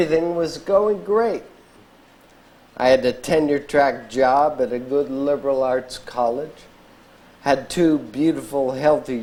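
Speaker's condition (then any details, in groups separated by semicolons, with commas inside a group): ALS; diagnosed eight years ago, at age 35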